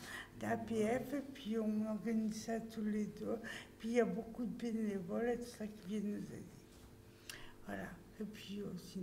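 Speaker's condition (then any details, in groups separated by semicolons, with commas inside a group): Traumatic brain injury; accident, brain cell damage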